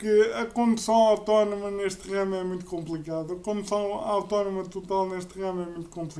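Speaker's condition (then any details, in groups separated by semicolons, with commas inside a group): Cerebral palsy; uses a wheelchair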